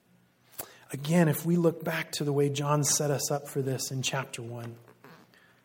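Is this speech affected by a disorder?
No.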